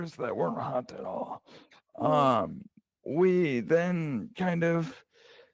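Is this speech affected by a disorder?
Yes: cerebral palsy.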